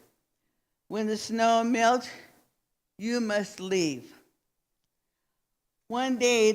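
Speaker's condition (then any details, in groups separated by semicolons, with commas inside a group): Cerebral palsy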